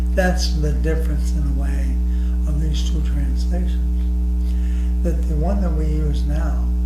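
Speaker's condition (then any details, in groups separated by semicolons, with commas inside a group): ALS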